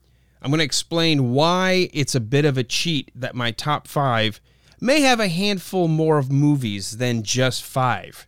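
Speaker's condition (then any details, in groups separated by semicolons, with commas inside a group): No condition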